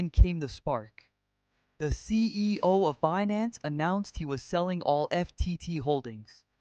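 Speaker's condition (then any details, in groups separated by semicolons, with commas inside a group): No condition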